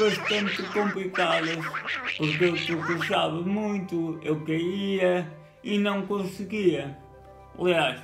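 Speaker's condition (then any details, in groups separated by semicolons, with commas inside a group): Cerebral palsy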